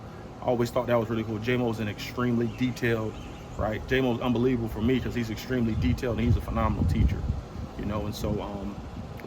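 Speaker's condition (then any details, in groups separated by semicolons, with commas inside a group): No condition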